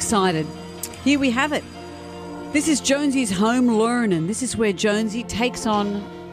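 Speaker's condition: No condition

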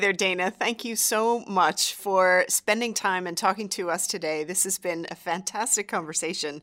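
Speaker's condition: No condition

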